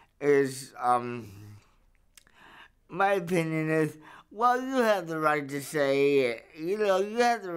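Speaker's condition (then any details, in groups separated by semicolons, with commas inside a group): Cerebral palsy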